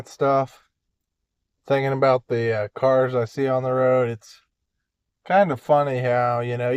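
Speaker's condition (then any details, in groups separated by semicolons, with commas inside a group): No condition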